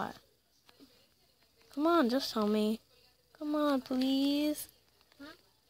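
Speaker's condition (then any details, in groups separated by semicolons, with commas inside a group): No condition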